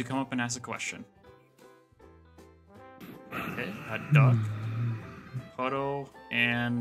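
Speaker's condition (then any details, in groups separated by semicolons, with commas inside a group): No condition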